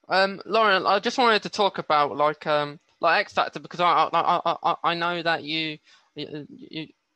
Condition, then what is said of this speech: Stuttering. I try and think, is there another word I can say to uh like be a similar word to that?